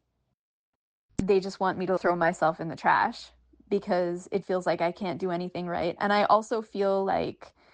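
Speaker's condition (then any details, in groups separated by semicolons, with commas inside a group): No condition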